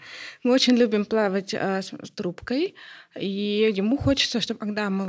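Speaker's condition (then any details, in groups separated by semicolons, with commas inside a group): Hard of hearing; identifies as hearing person with specific need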